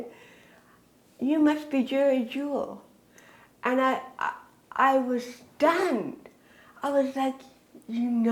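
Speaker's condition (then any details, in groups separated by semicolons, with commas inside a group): Cerebral palsy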